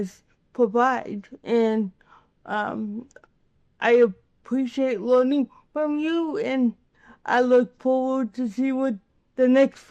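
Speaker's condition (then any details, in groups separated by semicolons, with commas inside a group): Cerebral palsy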